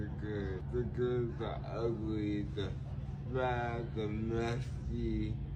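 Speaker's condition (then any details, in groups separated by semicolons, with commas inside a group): Cerebral palsy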